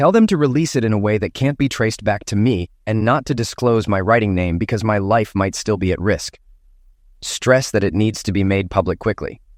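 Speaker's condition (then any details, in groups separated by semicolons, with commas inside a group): No condition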